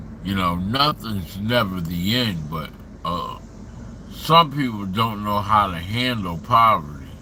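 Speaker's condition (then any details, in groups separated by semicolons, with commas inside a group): Slurred speech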